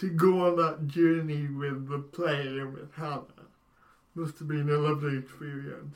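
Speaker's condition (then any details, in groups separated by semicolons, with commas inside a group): Cerebral palsy; brain damage at or around birth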